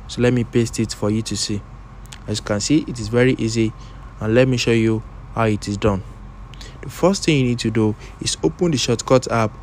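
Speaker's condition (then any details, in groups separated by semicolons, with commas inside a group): No condition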